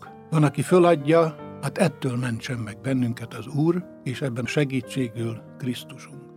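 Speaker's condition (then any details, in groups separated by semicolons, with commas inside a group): No condition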